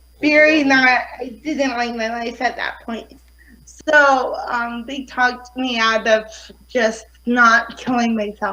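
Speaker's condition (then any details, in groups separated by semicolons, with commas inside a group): Cerebral palsy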